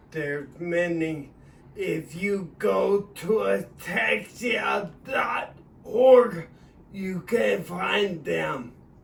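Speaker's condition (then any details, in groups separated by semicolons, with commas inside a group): Acquired cerebellar ataxia; acquired cerebellar ataxia after stroke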